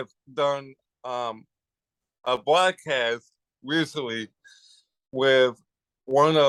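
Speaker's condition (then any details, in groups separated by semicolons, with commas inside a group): Cerebral palsy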